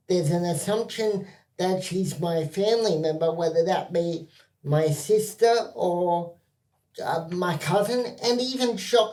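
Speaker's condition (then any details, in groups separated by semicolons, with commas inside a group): Cerebral palsy spastic quadriplegia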